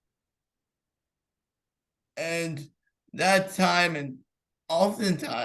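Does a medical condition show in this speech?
Yes: cerebral palsy.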